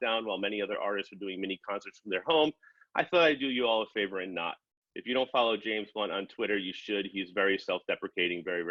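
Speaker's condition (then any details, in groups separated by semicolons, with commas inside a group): No condition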